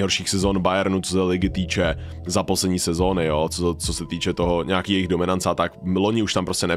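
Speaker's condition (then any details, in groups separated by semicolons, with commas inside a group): No condition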